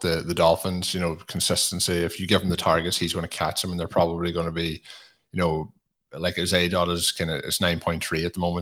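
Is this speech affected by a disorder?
No.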